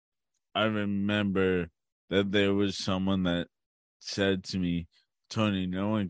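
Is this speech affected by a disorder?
Yes: cerebral palsy; since birth, umbilical cord around neck three times, breathing difficulty in womb, tight muscles, gait, swimming and cycling learned in high school; mildest case, gets around on own, no wheelchair; speech reveals disability, speaks more slowly than others, articulate.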